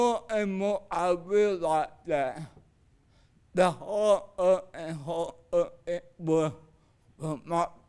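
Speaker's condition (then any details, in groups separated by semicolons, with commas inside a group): Cerebral palsy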